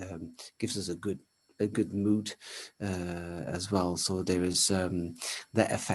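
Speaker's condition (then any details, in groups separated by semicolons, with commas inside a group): No condition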